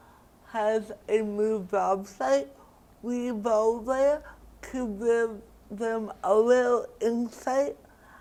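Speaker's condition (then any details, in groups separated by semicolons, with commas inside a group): Cerebral palsy; diagnosed around age one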